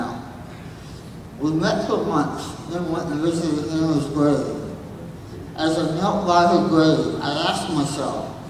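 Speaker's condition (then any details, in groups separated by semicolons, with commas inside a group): Moebius syndrome; since birth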